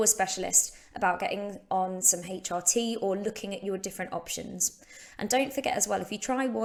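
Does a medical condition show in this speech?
No.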